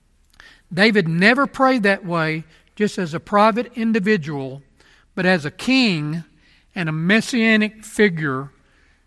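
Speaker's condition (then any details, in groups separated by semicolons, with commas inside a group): No condition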